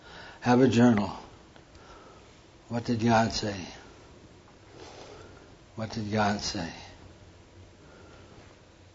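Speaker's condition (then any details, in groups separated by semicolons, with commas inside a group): Parkinson's; hand tremor during talk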